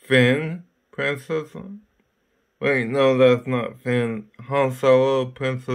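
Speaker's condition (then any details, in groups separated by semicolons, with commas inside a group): Ataxic cerebral palsy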